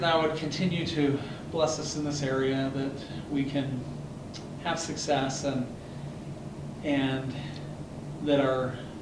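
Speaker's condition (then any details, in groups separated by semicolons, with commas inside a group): No condition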